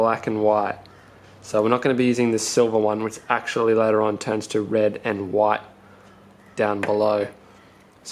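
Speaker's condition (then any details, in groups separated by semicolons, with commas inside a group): No condition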